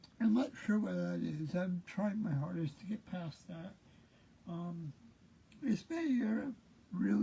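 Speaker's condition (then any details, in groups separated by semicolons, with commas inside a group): Cerebral palsy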